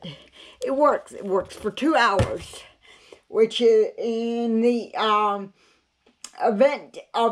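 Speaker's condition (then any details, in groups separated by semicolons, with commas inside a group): Cerebral palsy; cannot walk, crawls to get around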